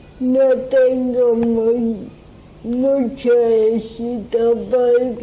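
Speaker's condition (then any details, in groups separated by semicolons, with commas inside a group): Cerebral palsy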